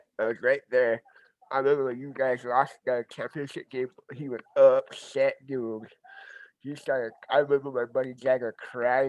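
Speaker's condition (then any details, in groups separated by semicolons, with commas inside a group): Cerebral palsy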